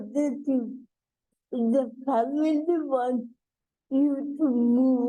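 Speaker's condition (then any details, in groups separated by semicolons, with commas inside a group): Cerebral palsy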